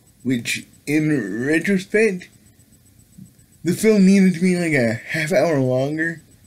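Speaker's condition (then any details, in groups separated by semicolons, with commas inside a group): Cerebral palsy; able to speak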